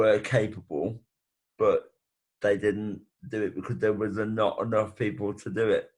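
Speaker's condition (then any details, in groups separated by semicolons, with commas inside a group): Brain bleed with facial paralysis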